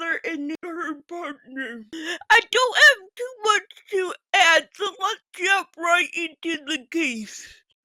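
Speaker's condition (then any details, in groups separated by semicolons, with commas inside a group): Physical speech impairment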